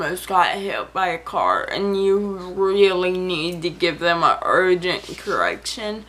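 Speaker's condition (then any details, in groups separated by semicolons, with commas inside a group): Cerebral palsy; spastic type, possibly mixed, never fully evaluated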